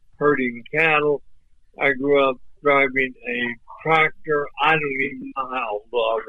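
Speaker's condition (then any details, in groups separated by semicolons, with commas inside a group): ALS; voice off but clear and understandable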